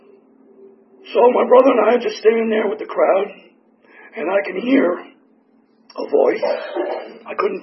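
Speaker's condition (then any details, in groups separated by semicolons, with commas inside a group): Tracheotomy; tracheotomy still in place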